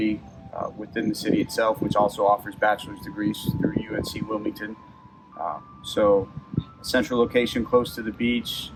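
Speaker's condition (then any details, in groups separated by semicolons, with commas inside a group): No condition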